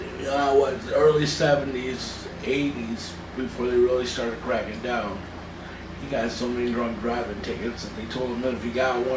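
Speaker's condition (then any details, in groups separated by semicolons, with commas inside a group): Cerebral palsy; from birth, spasticity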